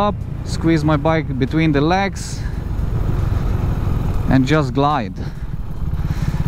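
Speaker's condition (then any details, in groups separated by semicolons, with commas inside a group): No condition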